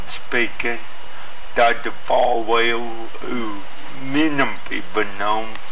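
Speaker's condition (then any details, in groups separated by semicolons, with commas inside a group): Cerebral palsy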